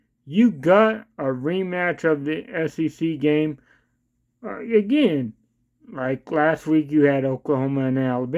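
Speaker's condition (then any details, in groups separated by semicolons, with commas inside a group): Cerebral palsy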